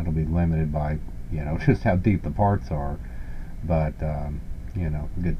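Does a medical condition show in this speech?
No.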